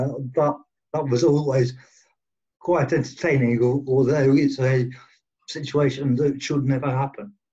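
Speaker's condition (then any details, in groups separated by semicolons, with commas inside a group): Cerebral palsy; present from birth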